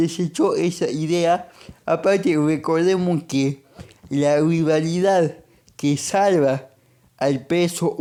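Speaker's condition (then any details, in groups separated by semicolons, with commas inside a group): Cerebral palsy; monthly medication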